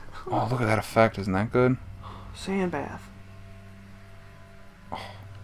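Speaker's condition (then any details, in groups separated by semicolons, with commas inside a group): No condition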